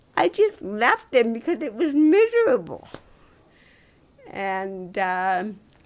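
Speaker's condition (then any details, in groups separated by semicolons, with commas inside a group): Dystonia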